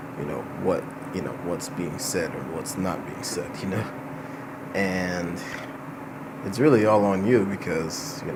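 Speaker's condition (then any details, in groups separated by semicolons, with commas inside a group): No condition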